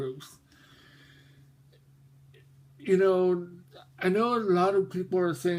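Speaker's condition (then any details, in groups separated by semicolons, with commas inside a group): Mobius syndrome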